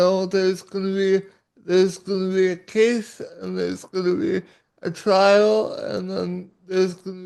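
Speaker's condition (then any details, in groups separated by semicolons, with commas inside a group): Cerebral palsy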